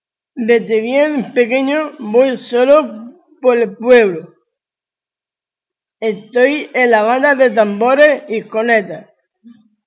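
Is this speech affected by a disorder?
Yes: Down syndrome; age 20.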